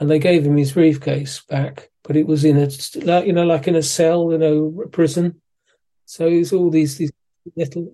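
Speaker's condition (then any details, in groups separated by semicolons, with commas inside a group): Parkinson's disease; diagnosed by neurologist in Malaysia around age 60, suspected for a while; physiotherapy, exercise training with physiotherapist after moving back to UK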